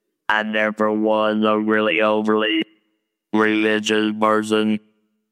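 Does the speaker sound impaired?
Yes: laryngectomy, total laryngectomy with electrolarynx; voice box removed for laryngeal cancer from smoking cigarettes, electric wand held to throat; robotic electric wand voice, hard to understand at first, talking effortful, wand not hard to learn.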